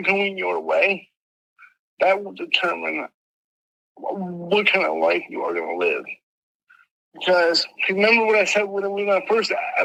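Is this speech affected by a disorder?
Yes: mild cerebral palsy; speech impediment.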